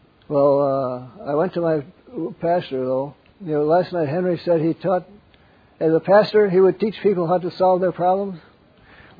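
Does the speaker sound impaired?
Yes: Parkinson's; wakes up around 3 am.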